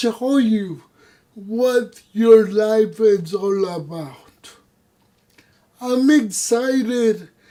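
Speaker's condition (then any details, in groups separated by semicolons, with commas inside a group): Cerebral palsy; voice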